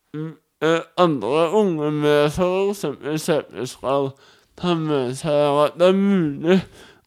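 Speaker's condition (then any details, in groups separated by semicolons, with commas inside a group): Cerebral palsy; speech difficulties, speech challenges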